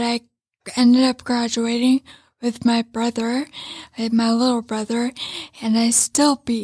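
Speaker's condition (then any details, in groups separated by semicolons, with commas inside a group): Traumatic brain injury; head-on vehicle collision; went through rehab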